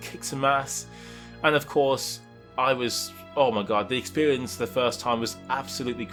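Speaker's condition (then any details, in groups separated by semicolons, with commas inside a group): No condition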